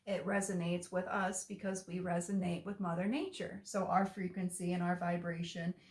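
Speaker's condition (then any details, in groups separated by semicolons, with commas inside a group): No condition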